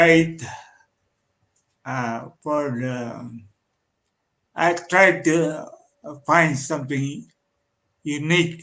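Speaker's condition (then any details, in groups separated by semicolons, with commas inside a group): Cerebral palsy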